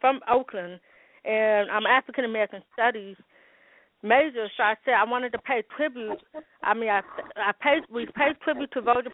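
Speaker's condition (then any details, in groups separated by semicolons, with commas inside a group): Hearing loss with speech impediment, congenital; speech impediment caused by hearing loss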